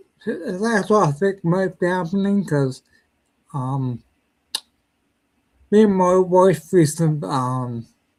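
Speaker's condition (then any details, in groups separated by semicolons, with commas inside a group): Cerebral ataxia; sometimes has problems talking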